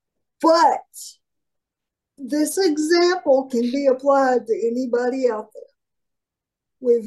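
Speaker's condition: Cerebral palsy; shoulder dislocates lifting heavy

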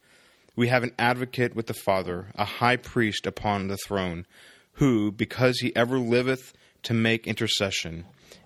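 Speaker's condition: No condition

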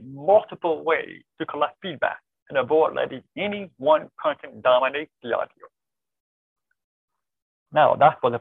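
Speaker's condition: Deafness; born deaf, cochlear implant

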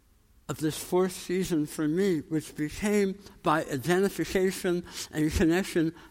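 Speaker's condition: Tongue cancer, jaw reconstruction, osteonecrosis of jaw after radiation; healing after implant surgery

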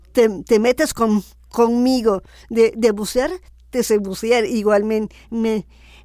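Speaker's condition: Down syndrome; adult woman

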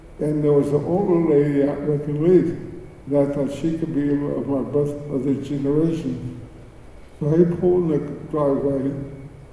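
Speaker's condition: Cerebral palsy; speech

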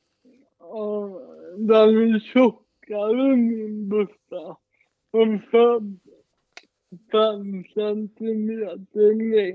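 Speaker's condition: Cerebral palsy, mild

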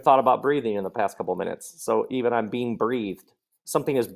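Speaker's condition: No condition

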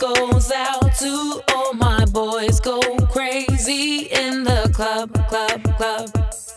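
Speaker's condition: No condition

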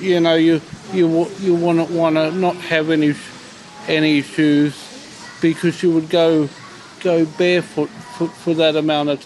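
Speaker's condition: Cerebral palsy; uses wheelchair, on the NDIS with support from disability care workers

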